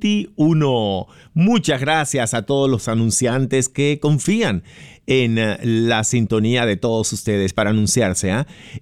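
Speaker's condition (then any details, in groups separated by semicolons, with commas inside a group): No condition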